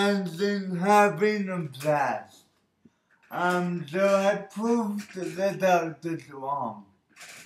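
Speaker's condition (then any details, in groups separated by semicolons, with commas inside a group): Birth oxygen deprivation brain injury; speech impediment from brain damage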